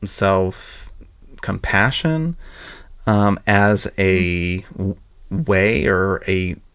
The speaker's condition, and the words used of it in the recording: Stuttering. I am not perfect. And I stuttered in there too